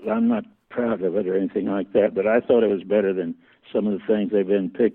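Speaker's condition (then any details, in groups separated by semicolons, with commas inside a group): Parkinson's; slowly progressive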